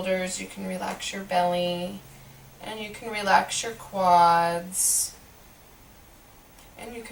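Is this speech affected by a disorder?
No.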